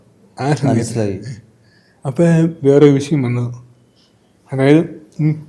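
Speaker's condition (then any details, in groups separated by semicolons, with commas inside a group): Cerebral palsy; from birth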